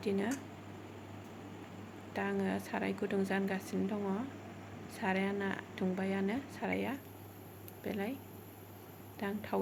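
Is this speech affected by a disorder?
No.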